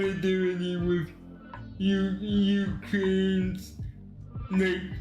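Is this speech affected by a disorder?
Yes: cerebral palsy.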